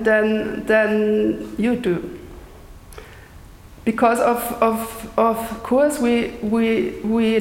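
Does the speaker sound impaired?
Yes: stuttering; lifelong stutter, neurological, speech therapy, countless therapists and doctors, teen jaw, belly, leg cramps suppressing; audibly stuttering during lecture performance, amount varies day to day; stutters on own name, smooth circular repetitions, silent blocks, slower than fluent speakers; here repeated words, prolonged sounds.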